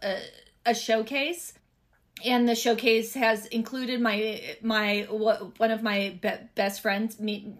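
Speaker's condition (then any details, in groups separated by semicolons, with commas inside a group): Stuttering; stuttering since childhood, impacts less than dyslexia; age 48; repeated sounds, repeated words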